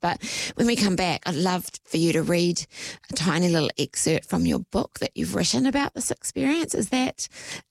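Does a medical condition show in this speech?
Yes: voice disorder; voice audibly affected at recording.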